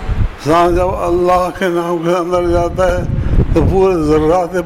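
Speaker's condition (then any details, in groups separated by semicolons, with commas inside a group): Difficulty speaking; keeps remarks brief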